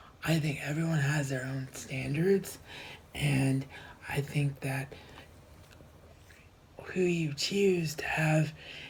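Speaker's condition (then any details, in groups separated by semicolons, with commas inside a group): Cerebral palsy; wheelchair bound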